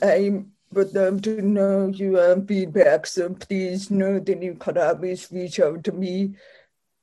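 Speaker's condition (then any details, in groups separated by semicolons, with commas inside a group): Deafness; speaks for self, also uses sign language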